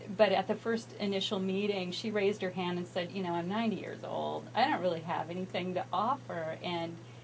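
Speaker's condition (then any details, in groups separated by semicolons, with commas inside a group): No condition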